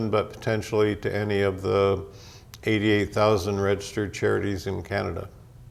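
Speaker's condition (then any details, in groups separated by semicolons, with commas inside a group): No condition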